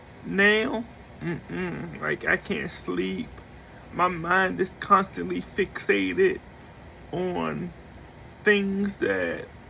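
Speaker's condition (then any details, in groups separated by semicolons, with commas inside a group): Cerebral palsy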